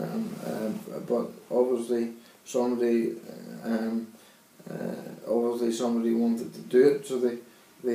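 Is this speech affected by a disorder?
Yes: cerebral palsy.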